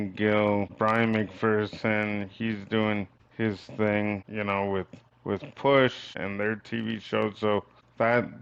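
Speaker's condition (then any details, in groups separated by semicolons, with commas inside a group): Cerebral palsy; from birth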